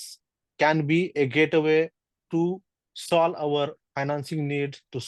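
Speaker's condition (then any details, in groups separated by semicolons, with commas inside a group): No condition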